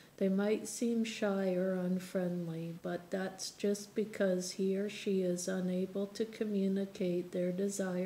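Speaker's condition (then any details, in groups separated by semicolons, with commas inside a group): No condition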